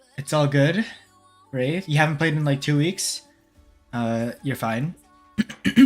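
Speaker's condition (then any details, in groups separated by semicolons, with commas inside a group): No condition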